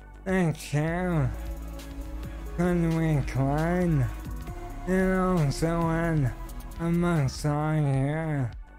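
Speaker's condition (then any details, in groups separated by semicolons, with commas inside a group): ALS; stem cell treatment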